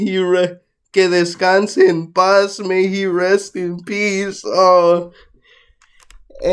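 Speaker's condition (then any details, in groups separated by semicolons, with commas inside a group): Cerebral palsy, mixed, mild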